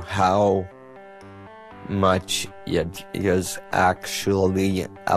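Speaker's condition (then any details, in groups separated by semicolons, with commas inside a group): Multiple sclerosis; severe shaking earlier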